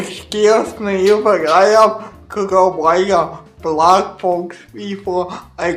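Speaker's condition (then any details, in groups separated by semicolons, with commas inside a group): Cerebral palsy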